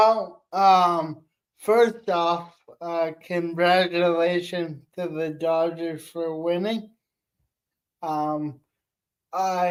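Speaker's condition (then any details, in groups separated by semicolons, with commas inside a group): Cerebral palsy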